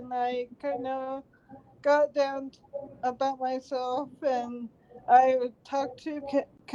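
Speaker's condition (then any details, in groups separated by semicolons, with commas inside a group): Cerebral palsy; present since birth, occupational therapy; talks too fast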